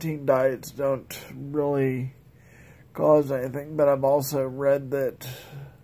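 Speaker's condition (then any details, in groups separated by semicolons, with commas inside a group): Multiple sclerosis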